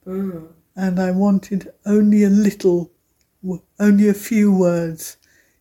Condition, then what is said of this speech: Aphasia. You suddenly stop what you want to say, either because the words have gone or a particular word has gone, hence the scissors.